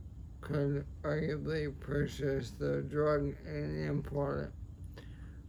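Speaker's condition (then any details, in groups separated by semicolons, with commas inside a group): ALS, sporadic; speech affected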